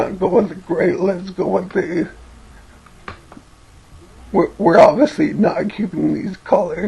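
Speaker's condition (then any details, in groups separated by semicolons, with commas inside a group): Cerebellar ataxia from brain tumour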